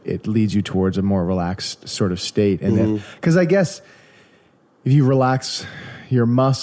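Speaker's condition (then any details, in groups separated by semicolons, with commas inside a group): No condition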